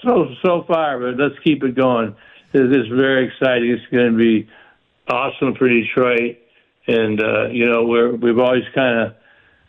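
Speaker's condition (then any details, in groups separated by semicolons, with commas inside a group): Parkinson's; stays active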